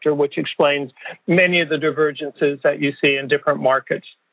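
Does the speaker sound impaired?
No.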